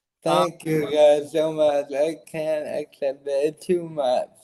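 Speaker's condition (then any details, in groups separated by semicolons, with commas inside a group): Cerebral palsy; diagnosed after cardiac arrest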